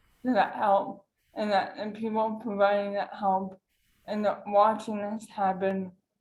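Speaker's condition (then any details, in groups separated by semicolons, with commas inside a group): Cerebral palsy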